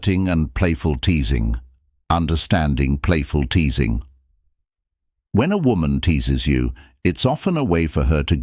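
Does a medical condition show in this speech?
No.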